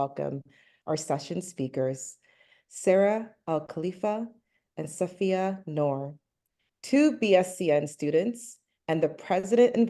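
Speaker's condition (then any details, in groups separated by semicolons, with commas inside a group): No condition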